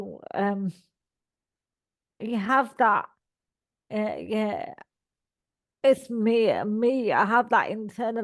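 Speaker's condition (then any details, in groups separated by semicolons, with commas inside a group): Cerebral palsy; all four limbs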